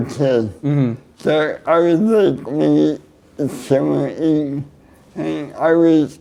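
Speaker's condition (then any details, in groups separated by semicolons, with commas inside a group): Cerebral palsy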